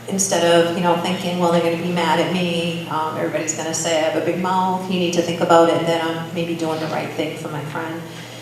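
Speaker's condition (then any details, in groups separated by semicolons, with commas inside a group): No condition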